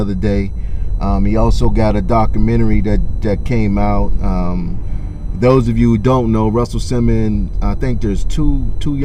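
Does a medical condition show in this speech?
No.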